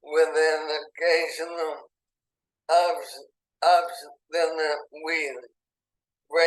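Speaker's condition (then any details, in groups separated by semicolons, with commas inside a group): ALS; affects legs and lungs; burning in lungs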